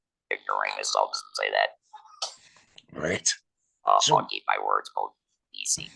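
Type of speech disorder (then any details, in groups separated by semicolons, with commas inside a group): Electrolarynx speech; laryngectomy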